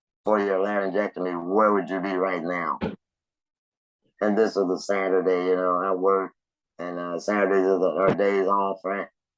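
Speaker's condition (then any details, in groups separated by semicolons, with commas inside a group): Laryngectomy; laryngectomy for cancer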